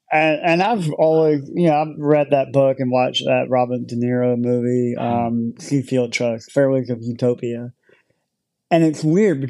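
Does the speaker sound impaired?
Yes: cleft lip and palate; born in Ukraine.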